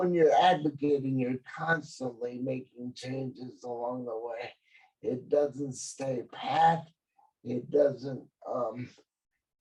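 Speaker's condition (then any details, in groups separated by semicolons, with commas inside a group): Cerebral palsy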